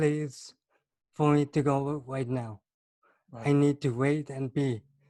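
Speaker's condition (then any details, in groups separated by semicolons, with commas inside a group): Cerebral palsy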